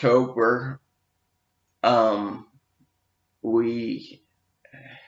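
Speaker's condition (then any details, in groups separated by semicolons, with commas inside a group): Brain injury with dysarthria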